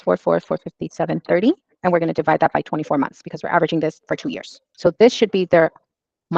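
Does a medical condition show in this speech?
No.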